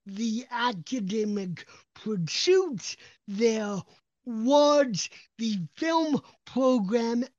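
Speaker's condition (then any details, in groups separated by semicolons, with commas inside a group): Cerebral palsy; sometimes assumed drunk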